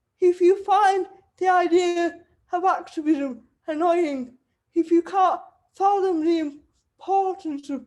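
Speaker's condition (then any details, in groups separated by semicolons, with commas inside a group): Cerebral palsy; wheelchair user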